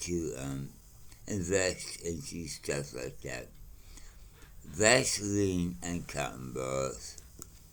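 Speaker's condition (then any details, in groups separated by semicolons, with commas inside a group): Mouth cancer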